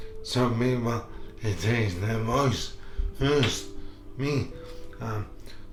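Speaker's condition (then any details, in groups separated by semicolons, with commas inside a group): Motor neurone disease; affects throat muscle; diagnosed about a year ago, progressive; voice changed early, throat muscle impaired, cannot project voice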